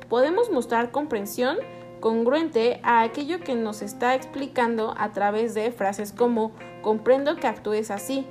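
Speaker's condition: No condition

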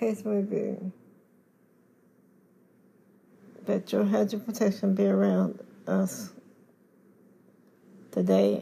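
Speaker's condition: Cerebral palsy; osteoporosis

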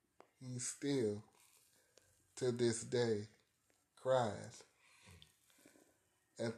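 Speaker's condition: Cerebral palsy; arthritis

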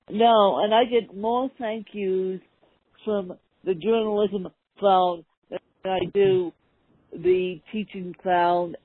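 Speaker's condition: Ataxic spastic cerebral palsy; physical disability

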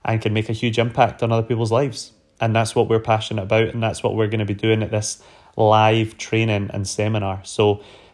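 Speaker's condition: No condition

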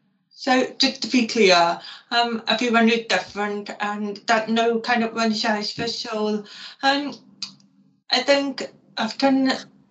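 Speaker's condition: Profoundly deaf; profound deafness

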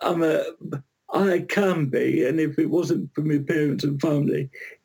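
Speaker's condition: Cerebral palsy; surviving twin

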